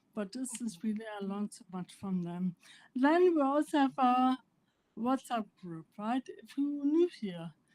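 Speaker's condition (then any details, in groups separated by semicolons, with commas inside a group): Primary lateral sclerosis; spasticity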